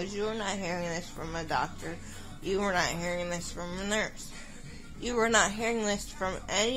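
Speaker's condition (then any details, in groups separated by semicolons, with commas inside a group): Cerebral palsy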